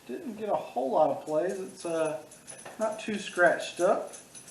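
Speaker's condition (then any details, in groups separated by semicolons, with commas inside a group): No condition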